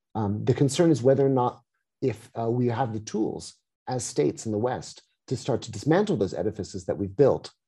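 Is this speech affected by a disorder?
No.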